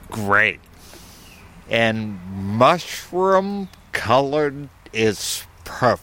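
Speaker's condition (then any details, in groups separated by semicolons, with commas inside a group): Primary progressive aphasia; diagnosed at age 57, brain regions shrinking, cannot climb stairs, prognosis five to seven years; about six years since diagnosis; gradual loss of language processing, says cannot talk or write, movement control declining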